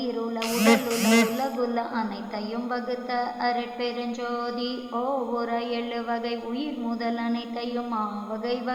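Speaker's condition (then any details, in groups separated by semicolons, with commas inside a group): No condition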